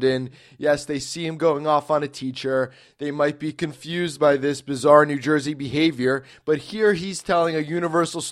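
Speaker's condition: No condition

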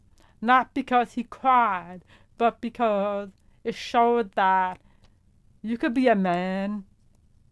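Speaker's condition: Profound deafness; no vibration felt

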